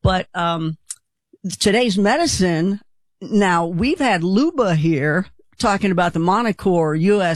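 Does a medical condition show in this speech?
No.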